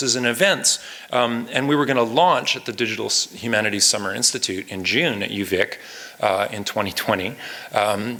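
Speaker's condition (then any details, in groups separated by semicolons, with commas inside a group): No condition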